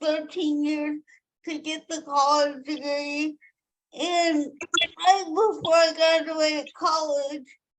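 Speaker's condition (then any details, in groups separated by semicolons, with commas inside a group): Cerebral palsy; from birth, 42 surgeries; needs caregiver assistance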